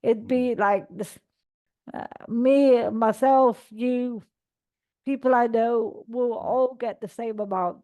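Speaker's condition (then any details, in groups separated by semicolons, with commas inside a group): Cerebral palsy; all four limbs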